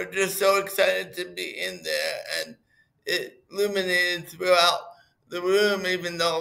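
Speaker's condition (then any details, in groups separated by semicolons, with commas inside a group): Cerebral palsy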